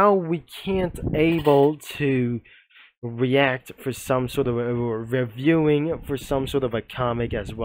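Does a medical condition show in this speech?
No.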